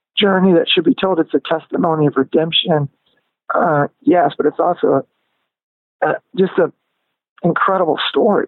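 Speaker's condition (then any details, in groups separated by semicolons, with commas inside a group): Spasmodic dysphonia; voice lost power, progressively weaker, lost vocal control, range shrank high and low, lost singing ability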